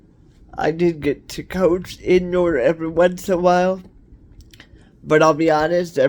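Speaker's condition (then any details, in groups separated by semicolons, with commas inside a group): Cerebral palsy; cerebral palsy, wheelchair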